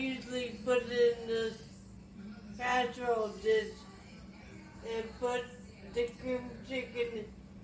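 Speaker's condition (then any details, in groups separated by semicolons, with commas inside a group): Traumatic brain injury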